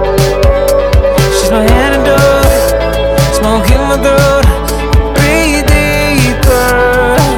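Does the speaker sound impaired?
No.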